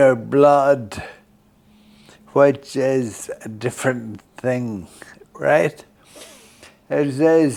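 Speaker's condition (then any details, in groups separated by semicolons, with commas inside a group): Friedreich's ataxia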